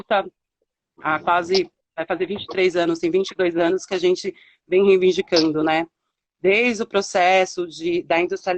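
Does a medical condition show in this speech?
No.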